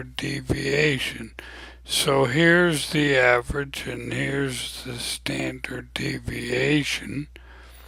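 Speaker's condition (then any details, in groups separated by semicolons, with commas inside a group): ALS; abnormally slow voice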